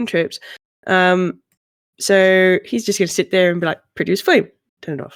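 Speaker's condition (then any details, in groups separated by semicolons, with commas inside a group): No condition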